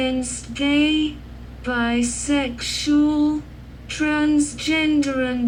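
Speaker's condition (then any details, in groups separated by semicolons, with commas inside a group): Cerebral palsy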